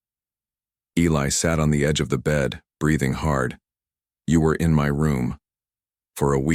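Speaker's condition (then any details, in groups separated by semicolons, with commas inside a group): No condition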